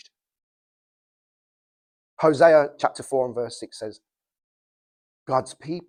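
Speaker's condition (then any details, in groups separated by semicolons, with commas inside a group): No condition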